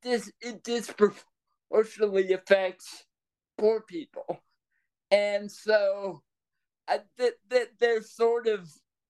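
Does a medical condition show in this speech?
Yes: cerebral palsy; breathing struggles some days affect speech, voice lags behind thoughts when excited or nervous.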